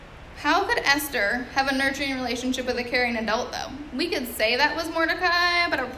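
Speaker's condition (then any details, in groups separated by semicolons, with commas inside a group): No condition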